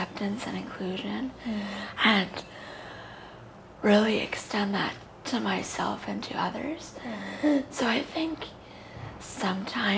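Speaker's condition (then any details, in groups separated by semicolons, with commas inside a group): Cerebral palsy; very premature birth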